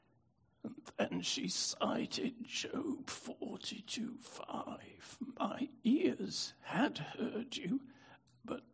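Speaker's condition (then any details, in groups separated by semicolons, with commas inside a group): Spasmodic dystonia; prior stroke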